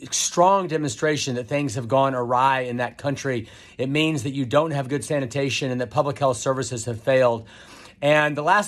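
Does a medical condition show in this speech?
No.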